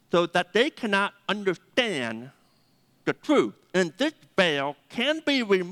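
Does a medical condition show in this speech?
Yes: deafness; needs names repeated several times.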